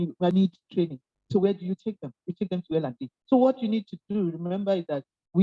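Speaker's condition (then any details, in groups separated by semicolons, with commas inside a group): No condition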